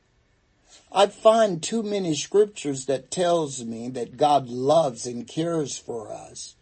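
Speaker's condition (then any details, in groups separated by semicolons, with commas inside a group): No condition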